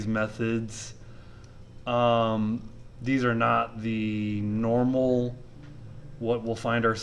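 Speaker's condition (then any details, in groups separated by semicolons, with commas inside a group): No condition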